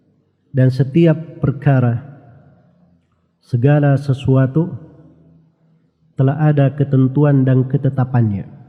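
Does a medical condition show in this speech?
No.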